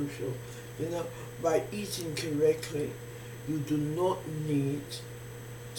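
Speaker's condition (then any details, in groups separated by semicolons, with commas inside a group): Facial palsy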